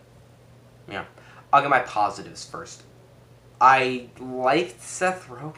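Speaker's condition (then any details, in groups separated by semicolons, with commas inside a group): No condition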